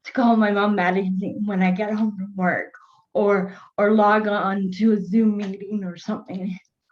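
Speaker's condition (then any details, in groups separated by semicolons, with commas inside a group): Cerebral palsy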